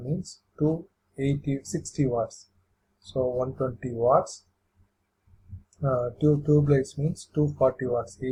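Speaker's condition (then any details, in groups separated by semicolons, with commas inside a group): No condition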